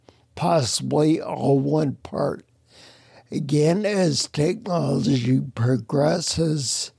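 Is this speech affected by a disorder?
Yes: spinocerebellar ataxia; speech impediment.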